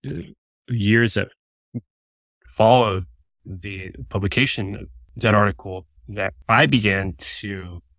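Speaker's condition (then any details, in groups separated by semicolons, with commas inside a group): Stuttering; audible stuttering during interviews, noticed by listeners; prolonged sounds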